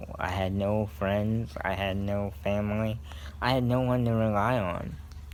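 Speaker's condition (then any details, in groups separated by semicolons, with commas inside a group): Cerebral palsy; scoliosis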